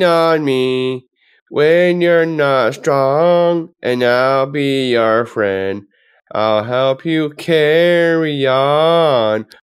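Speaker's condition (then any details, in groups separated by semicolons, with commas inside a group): Down syndrome; present from birth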